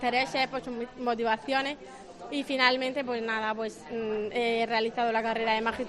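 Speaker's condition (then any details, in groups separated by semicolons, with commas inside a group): Progressive hearing loss; progressive hearing loss diagnosed age three, two hearing aids, left ear profound, cochlear implant at fourteen; cochlear implant plus hearing aid, relies on lip reading, subtitles, FM system, magnetic loop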